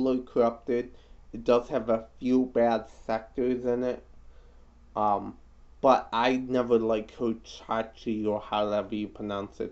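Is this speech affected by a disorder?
Yes: cerebral palsy.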